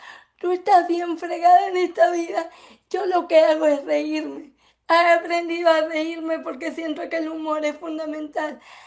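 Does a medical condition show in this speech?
Yes: cerebral palsy; from birth; affects speech.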